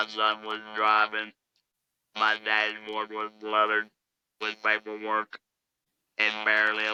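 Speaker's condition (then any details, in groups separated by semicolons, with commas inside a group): Laryngectomy; electrolarynx speech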